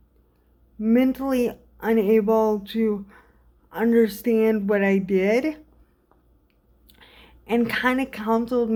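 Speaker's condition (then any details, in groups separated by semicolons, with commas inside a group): Cerebral palsy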